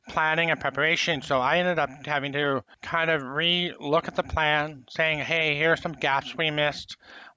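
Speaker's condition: Profound hearing loss, congenital

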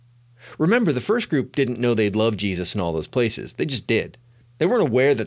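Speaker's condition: No condition

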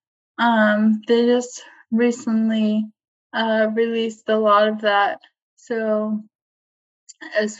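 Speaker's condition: ALS, limb onset; not bulbar onset

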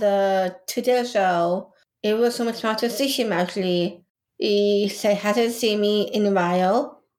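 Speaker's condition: Down syndrome; intellectual disability

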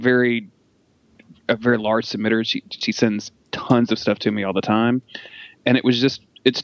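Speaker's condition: No condition

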